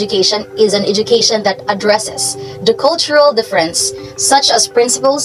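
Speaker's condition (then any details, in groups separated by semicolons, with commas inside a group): No condition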